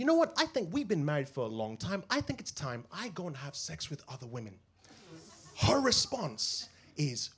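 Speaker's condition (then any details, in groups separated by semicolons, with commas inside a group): No condition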